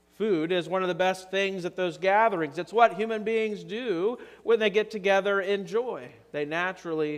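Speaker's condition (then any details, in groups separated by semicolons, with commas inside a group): No condition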